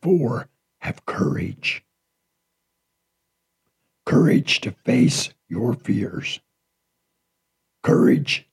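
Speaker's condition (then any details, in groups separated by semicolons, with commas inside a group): Throat cancer, partial laryngectomy; half of voice box removed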